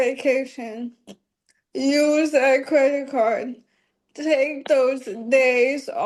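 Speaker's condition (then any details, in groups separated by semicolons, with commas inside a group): ALS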